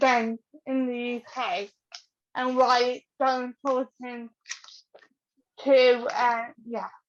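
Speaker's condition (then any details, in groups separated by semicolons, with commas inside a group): Cerebral palsy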